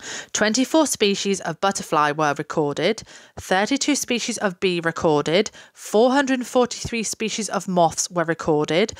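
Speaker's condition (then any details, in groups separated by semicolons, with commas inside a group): No condition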